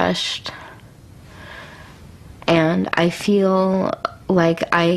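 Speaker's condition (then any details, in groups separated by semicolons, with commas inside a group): Cerebral palsy, severe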